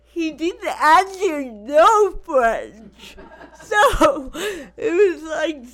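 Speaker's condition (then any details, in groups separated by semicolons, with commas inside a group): Cerebral palsy; wears down with age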